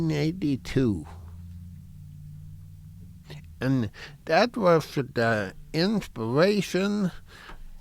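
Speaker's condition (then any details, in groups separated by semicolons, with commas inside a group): Cerebral palsy; tongue tie, tongue cannot touch roof of mouth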